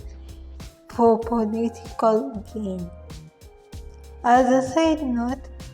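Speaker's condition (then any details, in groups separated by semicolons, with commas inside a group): Cerebral palsy; from birth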